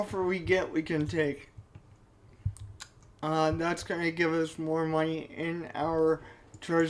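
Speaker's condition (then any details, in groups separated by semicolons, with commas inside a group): Cerebral palsy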